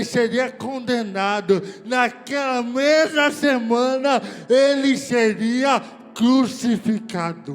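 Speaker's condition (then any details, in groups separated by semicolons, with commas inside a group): Cerebral palsy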